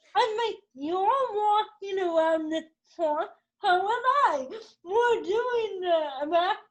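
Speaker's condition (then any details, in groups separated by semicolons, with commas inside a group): Cerebral palsy; may be hard to understand, captions suggested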